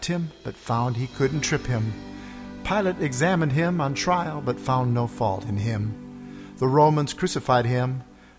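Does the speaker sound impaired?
No.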